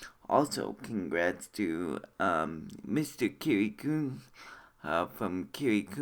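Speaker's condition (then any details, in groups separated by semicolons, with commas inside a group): Cerebral palsy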